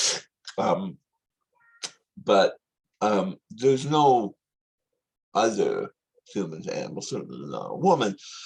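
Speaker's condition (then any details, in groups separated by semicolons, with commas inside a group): Tongue cancer surgery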